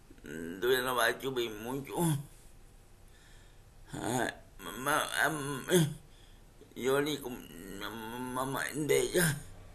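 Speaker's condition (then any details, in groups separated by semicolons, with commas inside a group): Cerebral palsy; speech affected by condition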